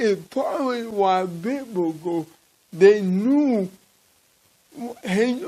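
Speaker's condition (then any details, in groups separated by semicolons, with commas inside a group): Cerebral palsy; from birth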